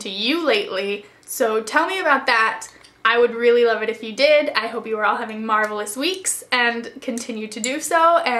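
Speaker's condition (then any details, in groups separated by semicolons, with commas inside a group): No condition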